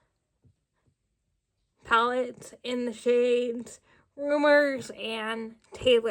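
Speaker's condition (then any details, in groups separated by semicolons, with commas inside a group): Cerebral palsy, spastic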